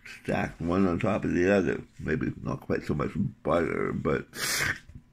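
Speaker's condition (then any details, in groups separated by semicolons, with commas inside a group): Tongue cancer surgery; tongue cancer surgery, skin graft to tongue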